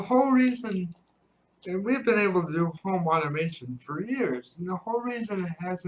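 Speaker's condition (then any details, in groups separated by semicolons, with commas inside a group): Cerebral palsy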